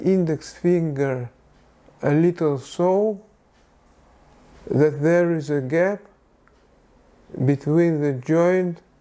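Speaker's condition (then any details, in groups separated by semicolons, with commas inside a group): Parkinson's disease; tremor of hands and body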